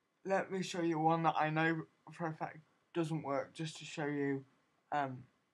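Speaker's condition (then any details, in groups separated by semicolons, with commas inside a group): Cerebral palsy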